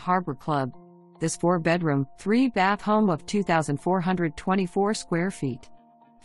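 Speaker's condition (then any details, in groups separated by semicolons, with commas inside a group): No condition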